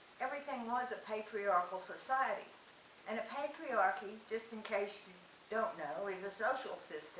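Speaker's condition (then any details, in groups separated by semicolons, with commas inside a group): No condition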